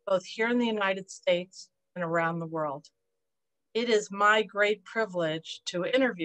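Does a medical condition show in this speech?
No.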